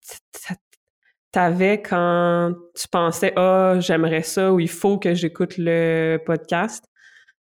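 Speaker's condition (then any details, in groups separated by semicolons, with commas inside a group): Stuttering; adult who stutters; stuttering moment during greeting, held back and stopped, could not reproduce it after; repeated sounds, prolonged sounds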